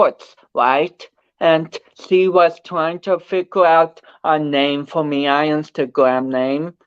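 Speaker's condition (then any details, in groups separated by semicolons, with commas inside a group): Cerebral palsy; speech affected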